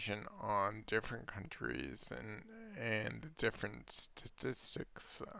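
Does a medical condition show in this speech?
Yes: multiple sclerosis.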